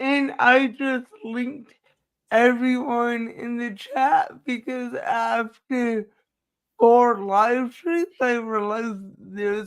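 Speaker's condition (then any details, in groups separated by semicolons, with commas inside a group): Cerebral palsy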